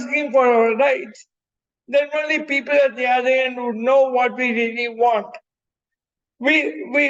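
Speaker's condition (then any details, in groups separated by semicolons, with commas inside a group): Cerebral palsy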